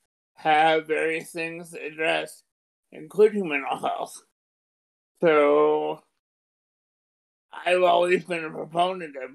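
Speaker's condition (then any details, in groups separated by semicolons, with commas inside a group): Cerebral palsy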